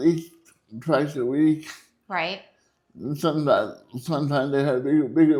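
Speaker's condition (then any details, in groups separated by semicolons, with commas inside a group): Cerebral palsy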